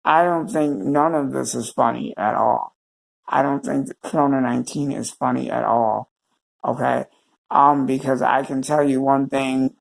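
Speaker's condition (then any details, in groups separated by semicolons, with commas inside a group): Cerebral palsy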